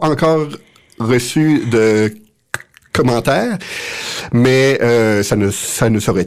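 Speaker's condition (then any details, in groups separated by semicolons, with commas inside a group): Stuttering; developmental, lifelong, stated genetic basis; often unable to get words out, a wall to cross each time speaking; repeated words, prolonged sounds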